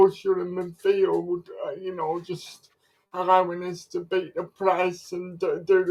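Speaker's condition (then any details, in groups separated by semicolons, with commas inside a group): Cerebral palsy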